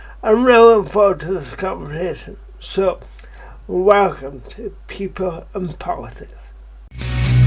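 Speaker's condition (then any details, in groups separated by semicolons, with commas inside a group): Cerebral palsy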